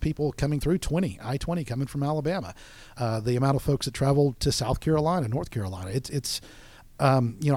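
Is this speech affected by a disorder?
No.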